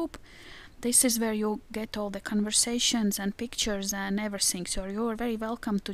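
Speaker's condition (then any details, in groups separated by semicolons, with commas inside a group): No condition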